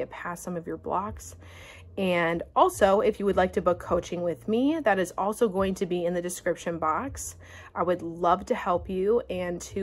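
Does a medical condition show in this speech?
No.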